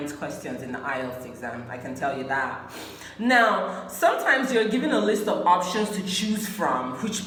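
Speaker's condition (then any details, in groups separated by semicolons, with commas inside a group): No condition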